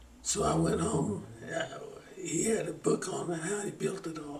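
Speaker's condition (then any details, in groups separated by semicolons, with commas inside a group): Parkinson's; slowing down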